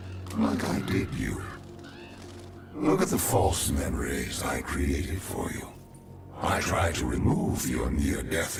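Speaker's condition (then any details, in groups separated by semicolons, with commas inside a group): No condition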